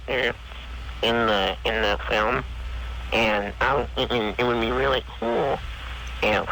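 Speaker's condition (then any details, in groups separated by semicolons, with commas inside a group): Spinal muscular atrophy; uses wheelchair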